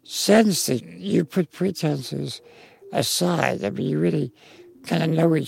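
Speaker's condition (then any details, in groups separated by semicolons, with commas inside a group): Spinal muscular atrophy; congenital genetic neuromuscular, quadriplegic, lifelong wheelchair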